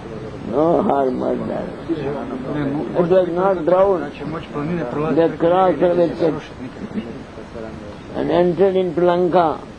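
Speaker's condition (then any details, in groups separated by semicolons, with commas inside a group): Deafness; cannot hear audience questions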